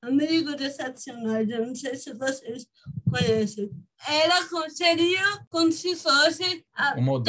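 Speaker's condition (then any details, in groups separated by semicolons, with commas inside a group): Cerebral palsy; from birth, motor sequelae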